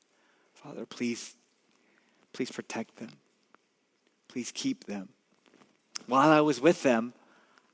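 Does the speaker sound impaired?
No.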